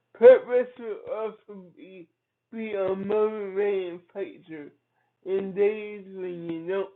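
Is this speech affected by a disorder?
Yes: cerebral palsy; from birth.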